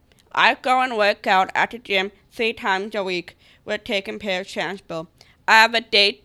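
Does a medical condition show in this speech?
Yes: Down syndrome; reads prepared pro-life speech aloud on podcast; accent from condition, fears not being understood, tries again speaking clearer and louder.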